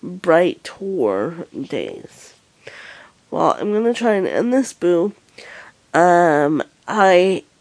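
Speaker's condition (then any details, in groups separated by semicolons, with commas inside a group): Cerebral palsy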